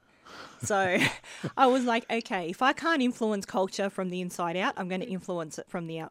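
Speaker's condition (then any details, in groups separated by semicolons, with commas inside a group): Bilateral cleft lip and palate; adult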